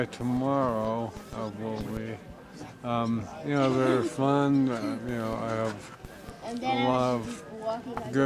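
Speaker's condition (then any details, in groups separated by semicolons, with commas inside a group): ALS; losing voice, mostly muscular, little respiratory involvement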